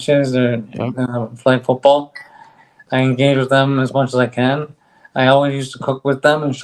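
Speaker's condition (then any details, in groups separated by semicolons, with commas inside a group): ALS; on drug, stronger bite, speaks better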